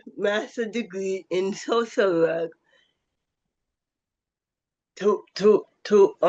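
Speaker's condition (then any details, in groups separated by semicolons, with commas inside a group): Cerebral palsy; affects voice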